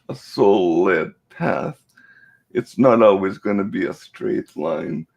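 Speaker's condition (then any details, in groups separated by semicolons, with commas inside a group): Cerebral palsy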